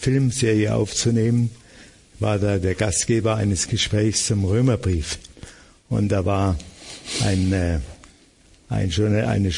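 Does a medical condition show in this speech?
Yes: Parkinson's disease; host asks for his voice to be made louder.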